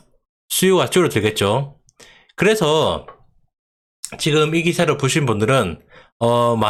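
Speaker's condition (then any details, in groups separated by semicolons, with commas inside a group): No condition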